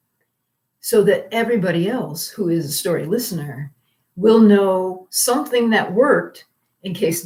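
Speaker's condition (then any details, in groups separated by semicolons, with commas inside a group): No condition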